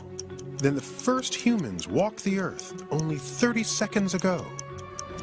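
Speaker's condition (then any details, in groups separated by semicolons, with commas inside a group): No condition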